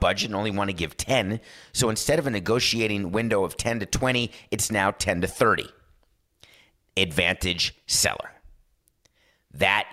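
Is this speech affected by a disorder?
No.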